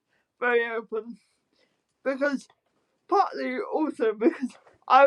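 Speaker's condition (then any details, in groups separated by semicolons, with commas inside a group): Spastic quadriplegic cerebral palsy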